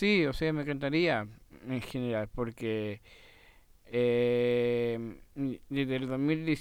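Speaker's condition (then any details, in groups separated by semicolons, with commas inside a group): Down syndrome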